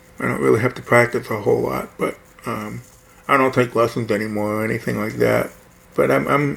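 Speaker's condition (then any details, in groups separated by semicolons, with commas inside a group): Hearing loss; quad cane 8 years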